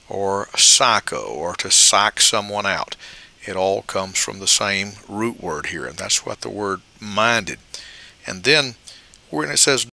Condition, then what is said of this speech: No condition.